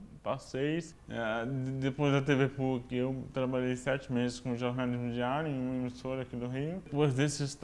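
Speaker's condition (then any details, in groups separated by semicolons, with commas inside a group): Cerebral palsy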